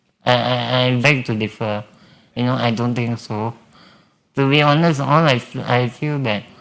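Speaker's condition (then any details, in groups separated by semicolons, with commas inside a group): Spinal muscular atrophy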